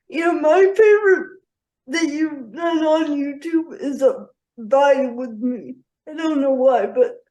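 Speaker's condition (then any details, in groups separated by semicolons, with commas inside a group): Quadriplegic cerebral palsy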